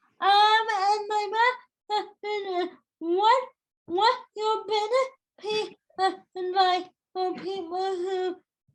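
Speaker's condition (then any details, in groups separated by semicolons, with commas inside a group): Cerebral palsy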